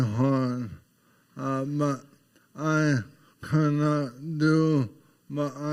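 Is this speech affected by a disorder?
Yes: ALS; voice changed, uses AI voice from early recordings.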